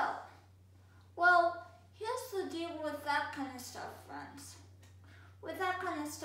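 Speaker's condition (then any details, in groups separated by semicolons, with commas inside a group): Cerebral palsy; affects all four limbs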